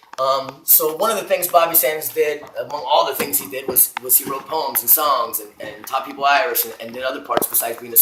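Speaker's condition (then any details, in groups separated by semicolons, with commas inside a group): No condition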